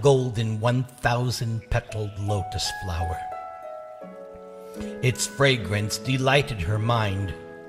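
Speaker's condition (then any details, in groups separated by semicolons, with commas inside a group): No condition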